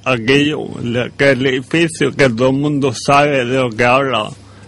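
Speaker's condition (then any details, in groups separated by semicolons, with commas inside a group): Rare neurological disease; ataxia form, balance loss, low muscle tone; starting medication clinical trial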